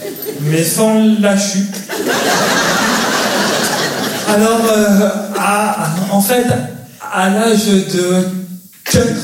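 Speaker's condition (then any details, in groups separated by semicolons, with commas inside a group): Stuttering; stuttering since childhood, diagnosed at age four, first misdiagnosed as Gilles de la Tourette by a psychiatrist; stutters during radio comedy sketch, restarts an utterance for listeners; difficulty saying certain words, needs to restart utterances; prolonged sounds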